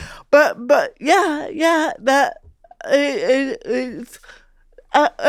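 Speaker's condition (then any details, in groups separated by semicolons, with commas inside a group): Cerebral palsy; speech sounds unusual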